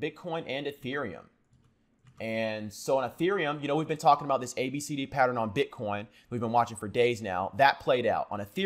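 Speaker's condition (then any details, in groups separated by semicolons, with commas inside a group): No condition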